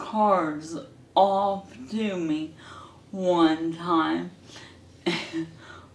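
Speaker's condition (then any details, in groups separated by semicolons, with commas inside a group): ALS; hand onset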